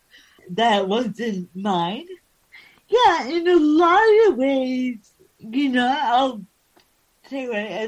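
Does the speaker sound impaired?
Yes: cerebral palsy.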